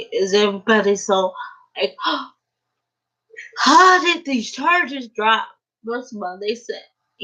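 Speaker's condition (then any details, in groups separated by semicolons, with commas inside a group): Cerebral palsy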